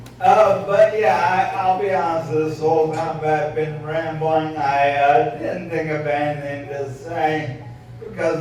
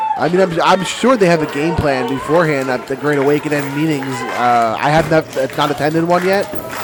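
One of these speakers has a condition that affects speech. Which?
The first: ALS; voice sounds impaired.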